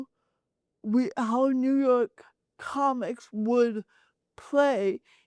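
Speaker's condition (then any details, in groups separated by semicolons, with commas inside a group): Cerebral palsy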